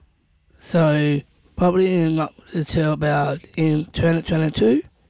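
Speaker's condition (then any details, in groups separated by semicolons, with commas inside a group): Down syndrome; not always understood by others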